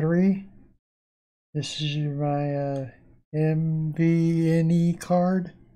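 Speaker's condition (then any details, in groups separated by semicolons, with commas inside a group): Parkinson's disease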